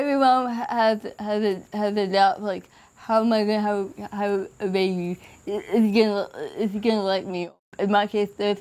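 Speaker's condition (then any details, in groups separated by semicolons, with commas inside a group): Cerebral palsy; from birth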